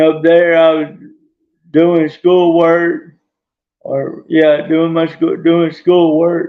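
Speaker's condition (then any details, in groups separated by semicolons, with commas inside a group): Traumatic brain injury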